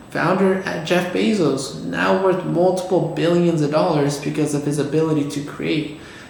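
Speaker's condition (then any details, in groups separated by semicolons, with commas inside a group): No condition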